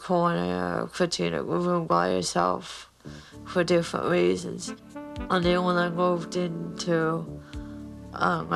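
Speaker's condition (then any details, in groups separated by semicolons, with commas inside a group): Cerebral palsy; mild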